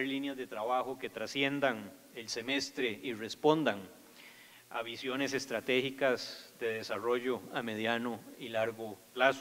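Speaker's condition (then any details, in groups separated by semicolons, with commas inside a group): No condition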